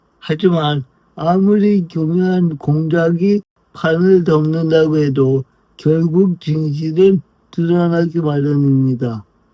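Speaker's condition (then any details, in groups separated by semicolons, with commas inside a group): Brain lesion disability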